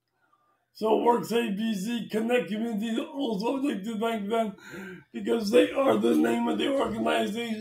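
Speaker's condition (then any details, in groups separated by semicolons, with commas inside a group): Traumatic brain injury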